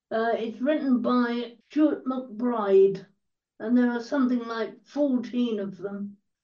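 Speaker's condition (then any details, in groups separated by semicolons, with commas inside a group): Cerebral palsy; quadriplegia, wheelchair user, totally blind from 15, partially deaf, treated 4-19 at Bowbath Cerebral Palsy Centre; 24/7 live-in carer; dictated book to Steve who typed, speaks fast when in full flow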